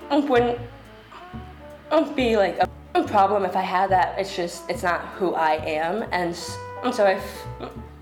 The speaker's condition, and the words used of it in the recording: Stuttering. To listeners who have never listened at length to someone with a stutter, it can take a while to adjust, so I encourage you to be patient.